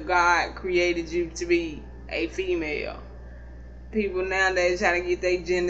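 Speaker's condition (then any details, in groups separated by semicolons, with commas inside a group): Cerebral palsy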